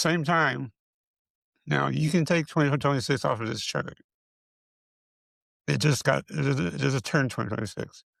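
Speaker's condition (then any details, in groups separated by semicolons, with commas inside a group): Multiple system atrophy; central hypoventilation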